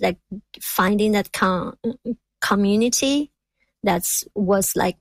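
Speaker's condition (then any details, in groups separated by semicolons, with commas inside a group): Stuttering; stuttering since childhood in a village in China, no speech-language pathologist at school, later sought support groups, therapy; stutters openly after about 30 years of concealment; long hid stuttering by pretending fluency, now lets it show while talking; prolonged sounds, blocks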